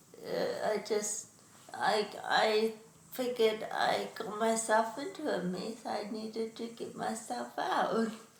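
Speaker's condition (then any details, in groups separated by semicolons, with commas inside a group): Traumatic brain injury; car crash; relearned talking, speech and language therapy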